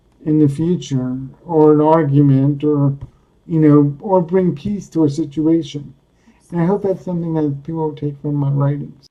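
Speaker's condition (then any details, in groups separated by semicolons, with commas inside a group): Cerebral palsy; speaks coherently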